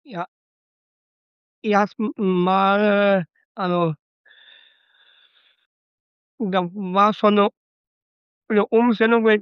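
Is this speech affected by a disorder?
Yes: Down syndrome (trisomy 21); noticed on ultrasound two days before caesarean birth, St. Vinzenz Krankenhaus Datteln, Frühförderstelle; 26 years old, some limitations.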